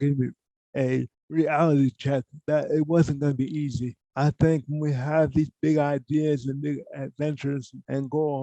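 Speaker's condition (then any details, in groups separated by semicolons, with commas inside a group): Cerebral palsy; from birth, poor hand use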